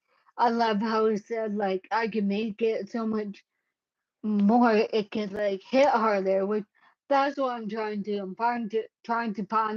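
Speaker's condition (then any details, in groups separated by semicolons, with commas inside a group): Cerebellar ataxia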